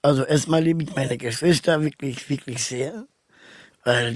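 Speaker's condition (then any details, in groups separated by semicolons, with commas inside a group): Down syndrome; trisomy 21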